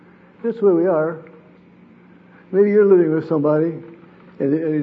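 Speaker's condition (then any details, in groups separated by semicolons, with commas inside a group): Parkinson's disease; lost balance and body coordination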